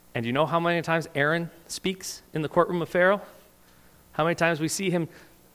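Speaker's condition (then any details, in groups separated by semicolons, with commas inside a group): No condition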